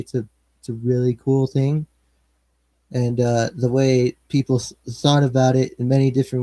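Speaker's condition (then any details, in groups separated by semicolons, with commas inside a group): No condition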